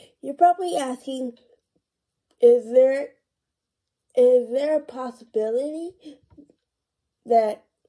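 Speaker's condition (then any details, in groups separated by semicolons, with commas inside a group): Cerebral palsy; tight muscles, increased muscle tone; many years since onset, medication for muscle tone, therapy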